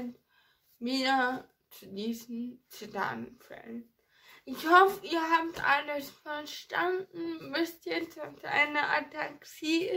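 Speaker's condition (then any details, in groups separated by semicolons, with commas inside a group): Ataxia; ataxia affecting hands and fingers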